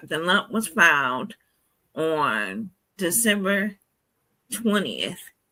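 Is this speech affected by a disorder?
Yes: cerebral palsy.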